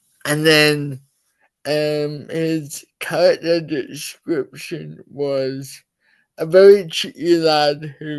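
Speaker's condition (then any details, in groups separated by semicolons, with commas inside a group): Cerebral palsy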